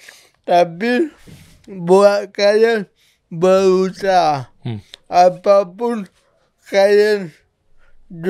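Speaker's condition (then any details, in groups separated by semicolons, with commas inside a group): Cerebral palsy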